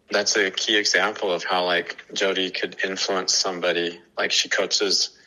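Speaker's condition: No condition

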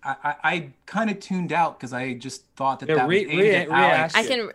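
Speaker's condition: Stuttering; described as a personal characteristic, occurs sometimes; viewer noted stuttering and stammering during debate; especially when heated; repeated sounds, repeated words

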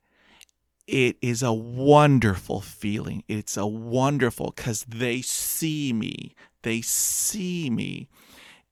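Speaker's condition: Stuttering; before age 40 switched feared words mid-sentence to avoid blocks, mentally exhausting, Xanax from doctor before presenting; still stutters, openly discloses, no longer avoids words, unedited stutter on podcast My Stuttering Life; stutters on every letter and word, in Turkish, English, Spanish, takes longer; prolonged sounds

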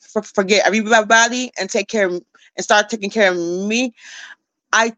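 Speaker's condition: Stuttering; repeated sounds

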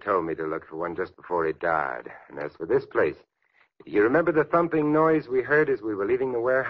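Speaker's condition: No condition

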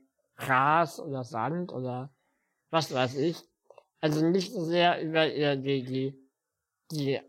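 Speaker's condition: Spinal muscular atrophy; physical disability

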